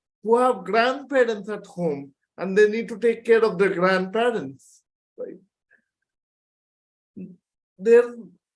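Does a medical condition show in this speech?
Yes: cerebral palsy; from birth, four major surgeries.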